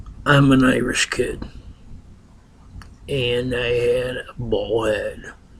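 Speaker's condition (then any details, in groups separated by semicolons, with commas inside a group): Ataxia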